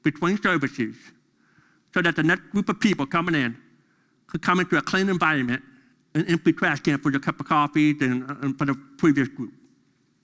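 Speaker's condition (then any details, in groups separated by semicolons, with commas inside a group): Deafness; deaf during school years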